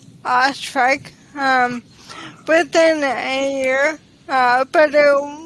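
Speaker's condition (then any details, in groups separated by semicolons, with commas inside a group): ALS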